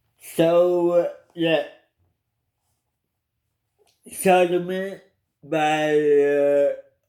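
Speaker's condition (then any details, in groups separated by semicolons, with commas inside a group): Cerebral palsy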